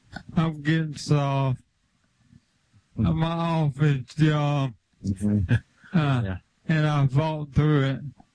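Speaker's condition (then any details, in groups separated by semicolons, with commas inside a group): ALS; limb onset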